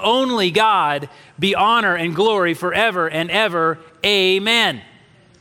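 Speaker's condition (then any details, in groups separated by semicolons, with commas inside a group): No condition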